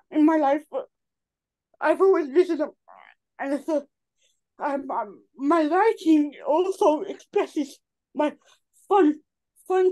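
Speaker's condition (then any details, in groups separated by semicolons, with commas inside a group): Cerebral palsy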